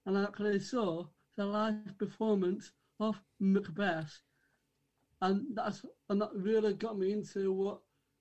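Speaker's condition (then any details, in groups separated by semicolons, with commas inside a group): Down syndrome; from birth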